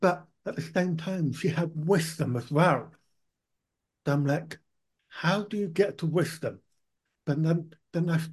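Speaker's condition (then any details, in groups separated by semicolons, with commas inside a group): Profound deafness, born profoundly deaf, cochlear implant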